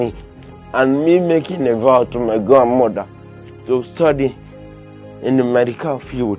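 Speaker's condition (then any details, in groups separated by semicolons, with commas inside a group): Cerebral palsy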